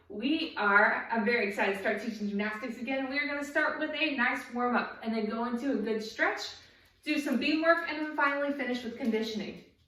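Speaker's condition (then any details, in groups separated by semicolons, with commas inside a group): No condition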